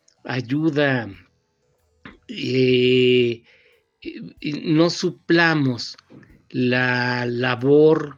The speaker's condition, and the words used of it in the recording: Aphasia. Hace casi 10 años me dio un infarto cerebral que como consecuencia tuvo eh, nada más la fascia.